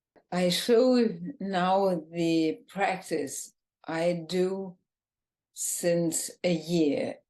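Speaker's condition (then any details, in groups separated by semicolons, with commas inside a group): ALS, bulbar form, bulbar onset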